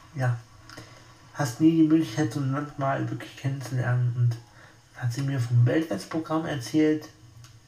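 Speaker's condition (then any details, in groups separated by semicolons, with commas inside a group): Spastic tetraparesis; wheelchair user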